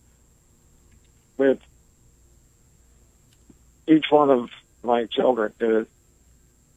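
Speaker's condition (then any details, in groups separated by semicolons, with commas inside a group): ALS; diagnosed nearly 20 years ago; able to speak, clearly communicates, slower pace due to ventilator breathing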